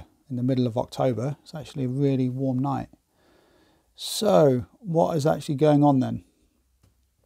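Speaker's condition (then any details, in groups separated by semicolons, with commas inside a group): No condition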